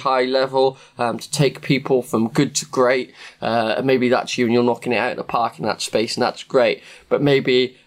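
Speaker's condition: No condition

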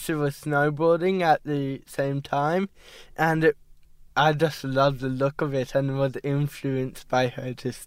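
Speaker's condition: Cerebral palsy; play-based therapy

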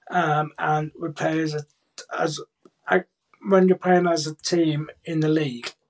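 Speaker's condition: Cerebral palsy, profound hearing loss; speaks clearly despite deafness, BSL first language, primary school speech and language therapy

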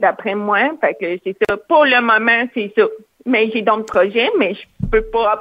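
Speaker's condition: Hearing loss with cochlear implant; hard of hearing, cochlear implant at age 4, operated very young, uses interpreters

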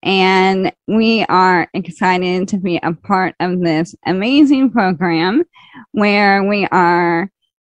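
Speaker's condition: ALS, slow progressing

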